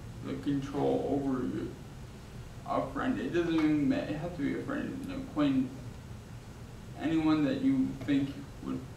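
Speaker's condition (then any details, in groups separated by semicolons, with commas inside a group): Traumatic brain injury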